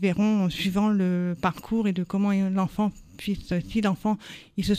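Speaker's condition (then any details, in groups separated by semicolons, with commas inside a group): Born deaf; congenital deafness, heard no sound at birth, hearing aid, lip reading, sign language learned in high school; hearing aid helps only partly, needs lip reading, much concentration, turns aid off in noisy places; learned to speak through years of speech therapy, learned p/b distinctions, speaks like hearing person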